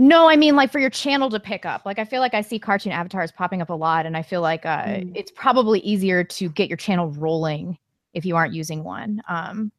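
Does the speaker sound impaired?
No.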